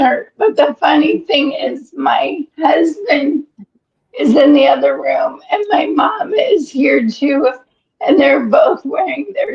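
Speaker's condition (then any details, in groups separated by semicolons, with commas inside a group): ALS; breathless after exertion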